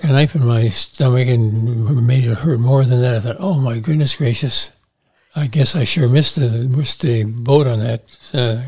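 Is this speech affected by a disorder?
Yes: Parkinson's disease; early loss of smell, weak shoulder, little tremor, slightly unstable on feet, subdued gestures and movements; about 15 years since diagnosis, on medication, regular exercise including boxing, cycling, weights, walking.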